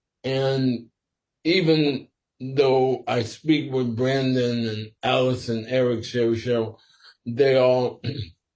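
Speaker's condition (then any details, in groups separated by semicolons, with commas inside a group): Sporadic ALS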